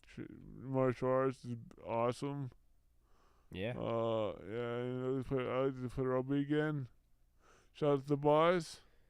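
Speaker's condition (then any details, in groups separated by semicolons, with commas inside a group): Brain injury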